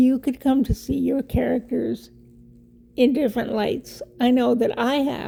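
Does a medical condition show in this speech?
Yes: cerebral palsy; wheelchair user.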